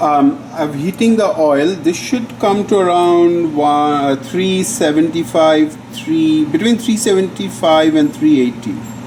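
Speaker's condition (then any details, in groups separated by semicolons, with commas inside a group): No condition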